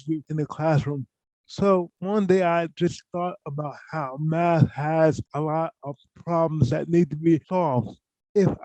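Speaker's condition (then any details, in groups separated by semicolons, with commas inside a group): Cerebral palsy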